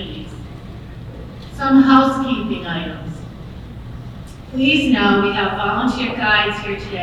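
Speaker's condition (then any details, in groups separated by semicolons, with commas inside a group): No condition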